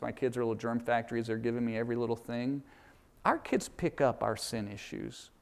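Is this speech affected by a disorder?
No.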